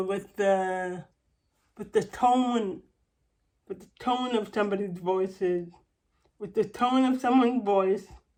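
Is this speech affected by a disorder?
Yes: cerebral palsy.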